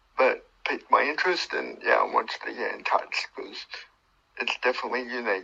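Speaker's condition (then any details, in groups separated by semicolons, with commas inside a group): Cerebral palsy; died twice at birth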